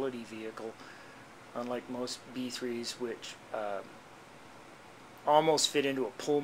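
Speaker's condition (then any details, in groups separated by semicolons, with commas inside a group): No condition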